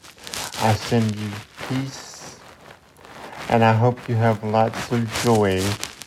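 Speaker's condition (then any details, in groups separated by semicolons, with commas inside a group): Cerebral palsy; wheelchair user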